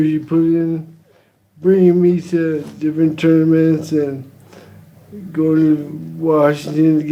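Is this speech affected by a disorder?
Yes: brain injury; effects began around age 50.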